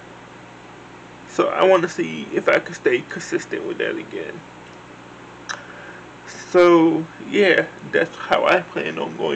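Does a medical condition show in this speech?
Yes: cerebral palsy.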